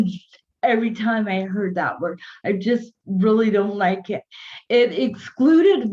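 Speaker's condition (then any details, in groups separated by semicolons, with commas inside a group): Cerebral palsy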